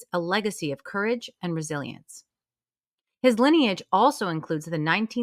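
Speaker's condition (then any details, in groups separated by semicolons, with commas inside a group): No condition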